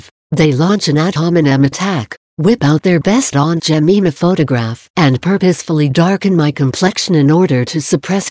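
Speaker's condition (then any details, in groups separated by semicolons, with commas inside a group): No condition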